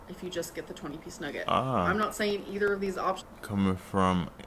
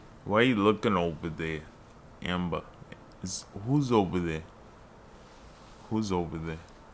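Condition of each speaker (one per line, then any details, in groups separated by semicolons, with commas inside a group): No condition
Multiple sclerosis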